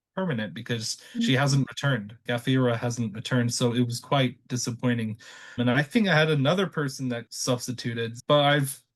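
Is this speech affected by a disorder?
No.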